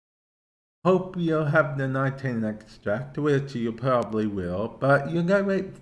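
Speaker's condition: Cerebral palsy; affects speech to an extent

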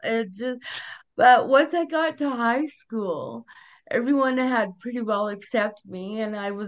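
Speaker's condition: Cerebral palsy; onset at birth, needed resuscitation to breathe, diagnosed about 18 months later, physical therapy at Glen Rose Play School; no speech therapy needed as child, thanks to mother

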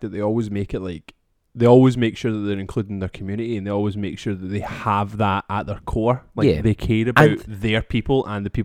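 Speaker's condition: No condition

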